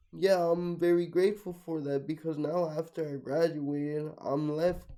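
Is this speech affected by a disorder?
Yes: cerebral palsy, mixed, mild.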